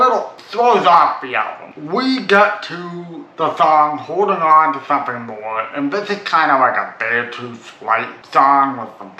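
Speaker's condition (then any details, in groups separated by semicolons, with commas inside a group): Cerebral palsy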